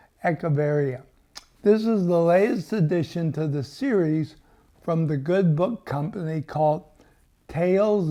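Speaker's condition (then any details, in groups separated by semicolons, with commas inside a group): ALS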